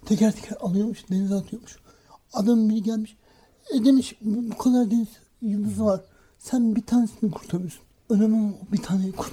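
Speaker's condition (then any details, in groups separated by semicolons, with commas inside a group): Cerebral palsy; school speech difficulty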